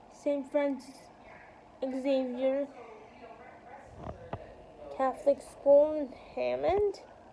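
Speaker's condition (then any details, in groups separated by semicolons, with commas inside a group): Cerebral palsy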